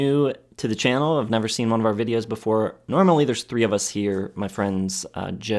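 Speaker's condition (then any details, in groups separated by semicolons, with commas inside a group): No condition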